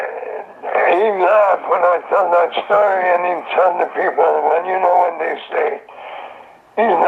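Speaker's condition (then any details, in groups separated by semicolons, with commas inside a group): Throat cancer; survivor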